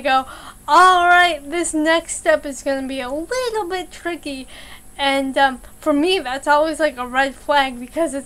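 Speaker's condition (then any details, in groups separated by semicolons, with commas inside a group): Cerebral palsy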